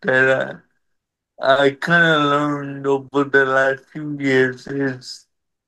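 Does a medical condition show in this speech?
Yes: cerebral palsy; present from birth, could walk a little as a child, wheelchair over the years.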